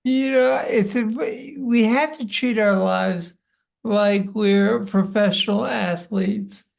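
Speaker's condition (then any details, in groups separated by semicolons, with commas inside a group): Parkinson's disease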